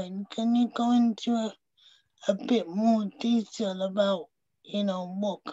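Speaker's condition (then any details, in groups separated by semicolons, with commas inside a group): Cerebral palsy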